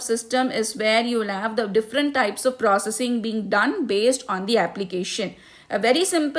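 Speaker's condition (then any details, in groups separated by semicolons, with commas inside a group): No condition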